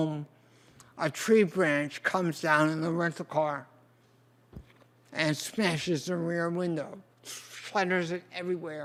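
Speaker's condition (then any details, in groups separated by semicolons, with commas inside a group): Cerebral palsy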